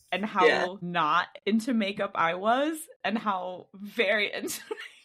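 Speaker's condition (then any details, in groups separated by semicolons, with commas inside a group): No condition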